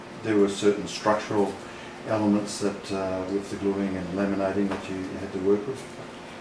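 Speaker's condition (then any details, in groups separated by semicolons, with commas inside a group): No condition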